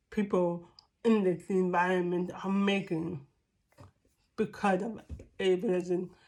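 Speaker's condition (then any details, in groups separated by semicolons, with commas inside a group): Cerebral palsy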